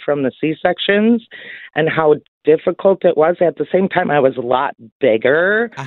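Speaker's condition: No condition

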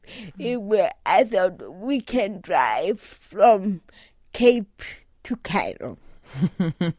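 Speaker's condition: Cerebral palsy; doctors said unable to drive, drives so-called normal automatic car; recently summited Kilimanjaro, trained walking 10 km daily and hiking

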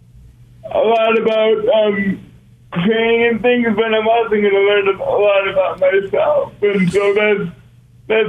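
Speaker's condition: Cerebral palsy; brain-muscle disconnect, must consciously control walking, breathing, hand placement; own training plan for Ironman competition in Kona

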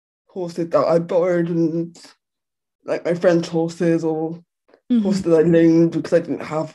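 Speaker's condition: Quadriplegic cerebral palsy; present from birth

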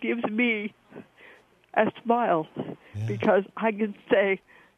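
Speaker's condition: Cerebral palsy; cerebral palsy from birth, born premature at six months, kept in incubator

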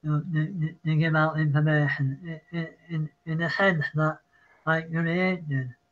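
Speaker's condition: Parkinson's; citing Parkinson's

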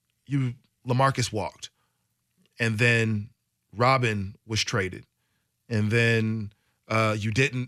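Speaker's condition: No condition

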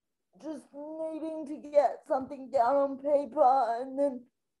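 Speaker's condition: Spastic quadriplegic cerebral palsy

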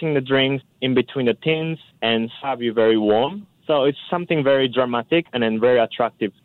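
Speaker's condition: No condition

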